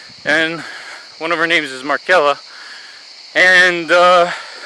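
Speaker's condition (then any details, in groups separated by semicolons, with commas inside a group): No condition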